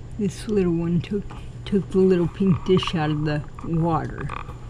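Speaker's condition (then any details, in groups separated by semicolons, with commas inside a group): Cerebral palsy; cannot walk, crawls to get around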